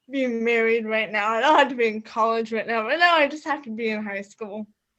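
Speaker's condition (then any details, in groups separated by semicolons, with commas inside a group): Cerebral palsy; quadriplegic, birth injury, balance and fine motor issues; trouble articulating words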